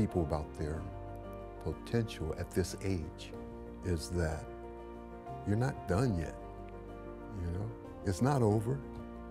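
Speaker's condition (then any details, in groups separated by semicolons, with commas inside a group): No condition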